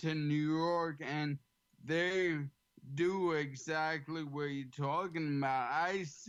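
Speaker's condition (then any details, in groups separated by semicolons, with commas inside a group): ALS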